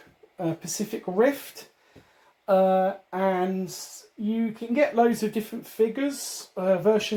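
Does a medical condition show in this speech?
No.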